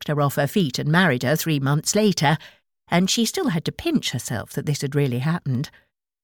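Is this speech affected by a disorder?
No.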